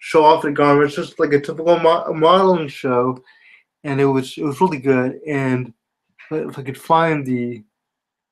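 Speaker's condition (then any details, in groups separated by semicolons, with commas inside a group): Spastic quadriplegia cerebral palsy; some ataxia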